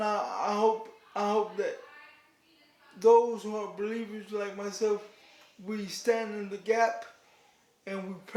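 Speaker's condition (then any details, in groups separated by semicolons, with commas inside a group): Cerebral palsy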